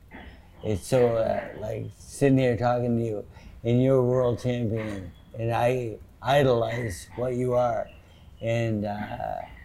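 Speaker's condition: Parkinson's disease; sometimes

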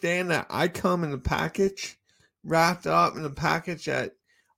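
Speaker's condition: Cerebral palsy

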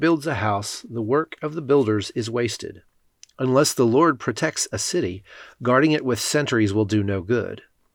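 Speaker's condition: No condition

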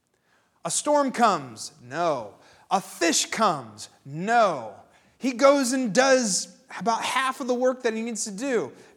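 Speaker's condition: No condition

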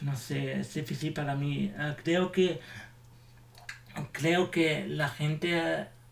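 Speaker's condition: Cerebral palsy

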